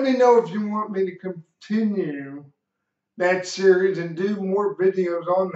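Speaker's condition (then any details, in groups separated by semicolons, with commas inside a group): Cerebral palsy; slight speech impediment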